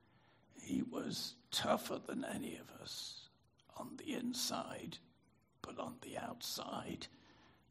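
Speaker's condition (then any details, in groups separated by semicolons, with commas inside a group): Spasmodic dysphonia; spastic dysphonia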